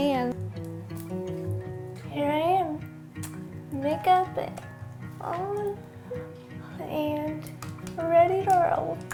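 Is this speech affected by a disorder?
Yes: cerebral palsy; from birth, uses walker.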